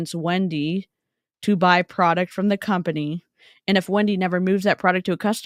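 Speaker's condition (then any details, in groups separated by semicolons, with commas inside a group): No condition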